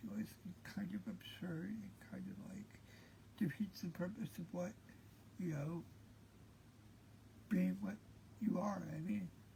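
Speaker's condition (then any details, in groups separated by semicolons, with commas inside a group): Cerebral palsy; present since birth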